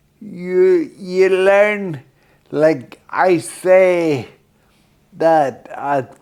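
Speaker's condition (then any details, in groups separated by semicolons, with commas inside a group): Friedreich's ataxia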